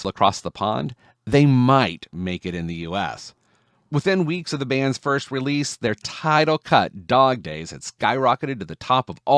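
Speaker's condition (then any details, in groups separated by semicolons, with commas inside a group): No condition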